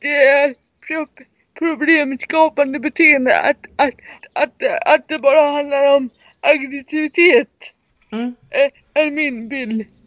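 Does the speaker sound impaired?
Yes: cerebral palsy; severe, wheelchair user.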